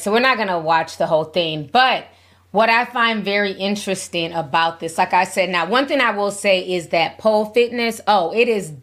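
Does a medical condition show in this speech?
No.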